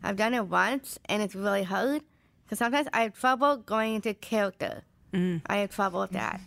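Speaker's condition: Down syndrome; present since birth

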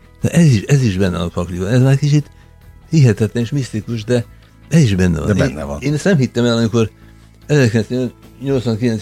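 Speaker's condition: Parkinson's disease; becomes emotional more easily as a symptom

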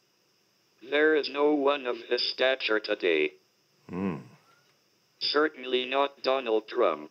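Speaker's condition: Motor neuron disease (ALS), speech-generating device; diagnosed during phd at cambridge university, progressive weakness, muscle wastage, walking difficulty; body hardly works at all, causing discomfort

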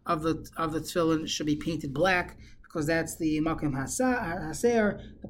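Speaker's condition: No condition

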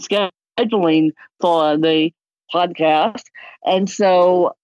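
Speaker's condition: Cerebral palsy, moderate; can talk

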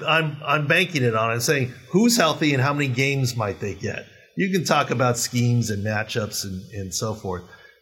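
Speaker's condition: No condition

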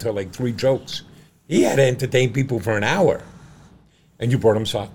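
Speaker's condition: No condition

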